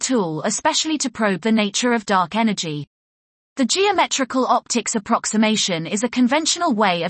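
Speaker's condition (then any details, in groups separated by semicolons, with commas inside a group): No condition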